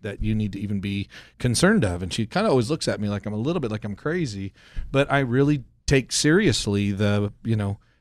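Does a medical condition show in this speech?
No.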